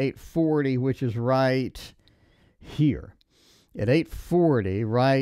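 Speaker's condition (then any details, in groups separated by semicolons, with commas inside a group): No condition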